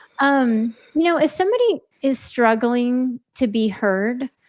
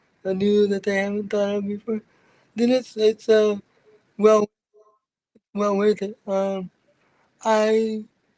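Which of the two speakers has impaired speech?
The second: cerebral palsy; from birth, wheelchair user; not progressive, some symptoms worsening.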